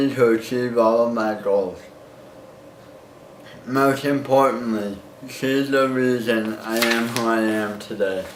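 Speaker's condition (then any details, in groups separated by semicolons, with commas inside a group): Cerebral palsy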